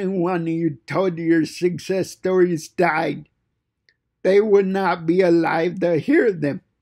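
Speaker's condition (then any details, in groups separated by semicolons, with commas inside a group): Cerebral palsy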